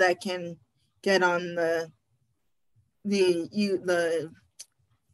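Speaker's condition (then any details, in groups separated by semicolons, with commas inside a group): Cerebral palsy; birth brain injury, premature, wheelchair user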